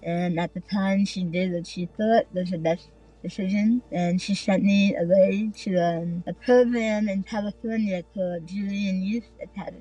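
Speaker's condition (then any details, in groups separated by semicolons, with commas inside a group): Tongue removal for cancer; cancer, entire tongue removed, jaw split for surgery; nearly seven years since surgery, cancer-free; no speech right after surgery, former tracheal breathing tube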